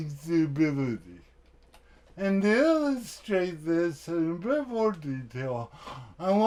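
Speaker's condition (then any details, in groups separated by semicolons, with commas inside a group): Cerebral palsy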